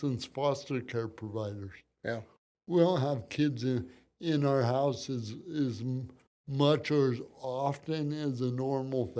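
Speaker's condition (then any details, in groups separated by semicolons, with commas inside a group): Cerebral palsy; from birth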